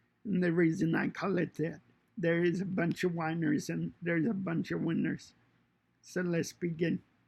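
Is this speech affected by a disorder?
Yes: cerebral palsy; fine motor impairment.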